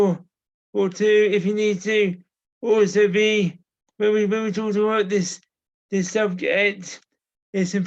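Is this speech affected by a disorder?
Yes: cerebral palsy; from birth, uses wheelchair.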